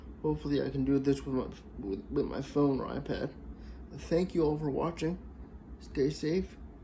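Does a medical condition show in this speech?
Yes: cerebral palsy, spastic diplegia.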